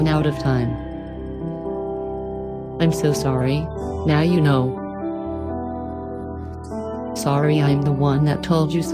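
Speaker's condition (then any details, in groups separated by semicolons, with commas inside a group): No condition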